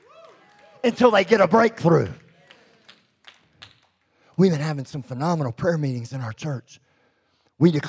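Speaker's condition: Cleft lip and palate; congenital

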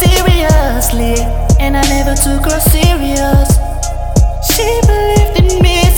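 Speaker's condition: No condition

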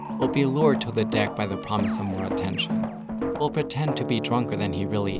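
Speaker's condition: No condition

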